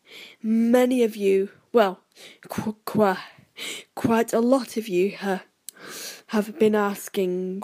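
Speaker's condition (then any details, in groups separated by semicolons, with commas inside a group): Stammer; cold, voice nasal and froggy, exaggerating speech as stammer technique; speech deliberately exaggerated, may sound strange, helps stammer and confidence; repeated sounds, prolonged sounds, blocks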